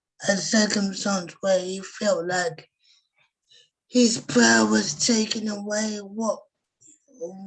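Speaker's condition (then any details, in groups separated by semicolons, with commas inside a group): Cerebral palsy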